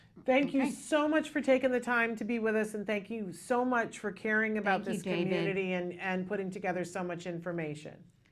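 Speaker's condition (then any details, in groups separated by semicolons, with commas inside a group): No condition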